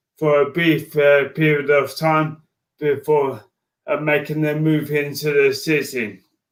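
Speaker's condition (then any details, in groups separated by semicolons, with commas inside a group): Motor neurone disease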